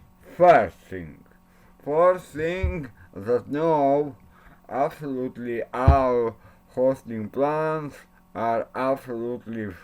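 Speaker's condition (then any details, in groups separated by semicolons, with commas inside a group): Cerebral palsy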